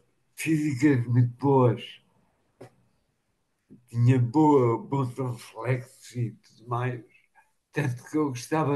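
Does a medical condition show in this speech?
Yes: machado-Joseph disease (sca3).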